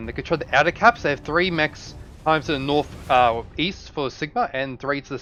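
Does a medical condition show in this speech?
No.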